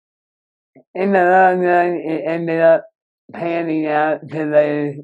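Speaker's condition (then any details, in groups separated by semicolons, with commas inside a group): Moebius syndrome; severe nerve damage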